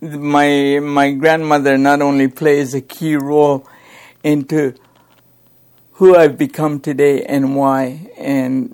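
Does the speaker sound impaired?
Yes: cerebral palsy; present from birth.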